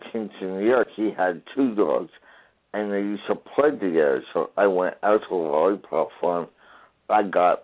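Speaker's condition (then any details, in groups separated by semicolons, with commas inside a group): Traumatic brain injury; noticeable voice challenge, people ask about voice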